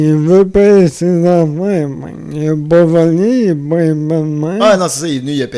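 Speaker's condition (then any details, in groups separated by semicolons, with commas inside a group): Amyotrophic lateral sclerosis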